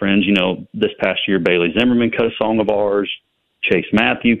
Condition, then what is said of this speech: None; typical speech.